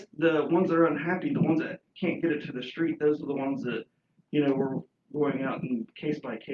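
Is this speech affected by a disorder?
No.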